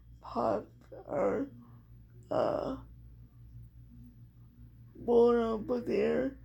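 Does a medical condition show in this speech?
Yes: cerebral palsy; speech somewhat affected.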